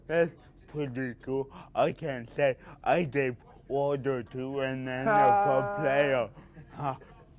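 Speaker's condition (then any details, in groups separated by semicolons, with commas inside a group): Cerebral palsy; physical disabilities since young age; speech impediment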